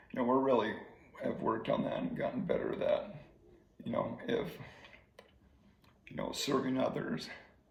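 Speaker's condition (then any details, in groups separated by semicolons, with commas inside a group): ALS; slowly progressing ALS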